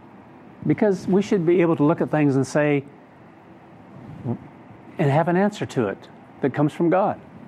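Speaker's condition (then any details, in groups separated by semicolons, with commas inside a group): No condition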